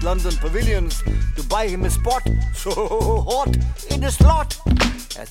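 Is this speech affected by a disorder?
No.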